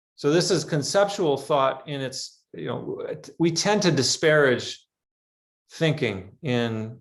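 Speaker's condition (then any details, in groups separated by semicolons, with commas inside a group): No condition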